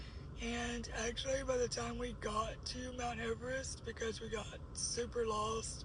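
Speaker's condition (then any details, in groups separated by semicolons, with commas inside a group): Cerebral palsy; uses a wheelchair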